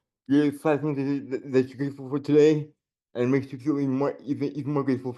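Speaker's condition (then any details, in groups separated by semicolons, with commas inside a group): Generalized dystonia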